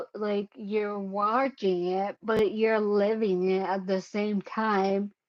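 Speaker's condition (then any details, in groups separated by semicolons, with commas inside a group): Cerebellar ataxia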